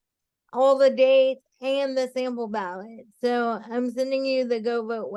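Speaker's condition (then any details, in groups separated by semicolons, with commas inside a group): Cerebral palsy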